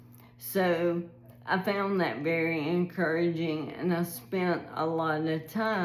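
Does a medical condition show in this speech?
Yes: ALS.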